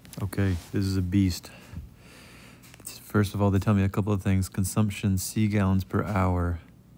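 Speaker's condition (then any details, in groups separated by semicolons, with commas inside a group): No condition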